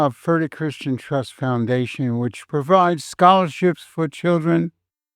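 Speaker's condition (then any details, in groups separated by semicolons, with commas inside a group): No condition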